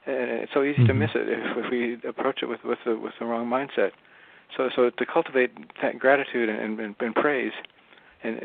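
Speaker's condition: Parkinson's disease; diagnosed while still working

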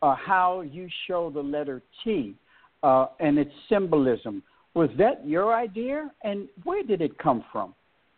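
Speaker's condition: No condition

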